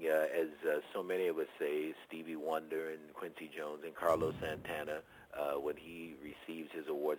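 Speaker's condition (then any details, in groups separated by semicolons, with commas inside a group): No condition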